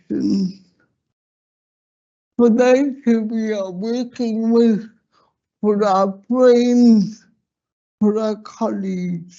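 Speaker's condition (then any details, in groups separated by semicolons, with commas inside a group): Slurred speech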